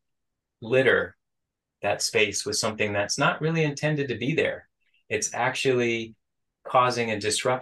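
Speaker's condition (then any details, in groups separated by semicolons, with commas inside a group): No condition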